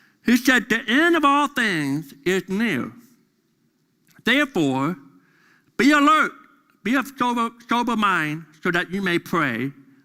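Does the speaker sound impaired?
Yes: deafness; deaf during school years.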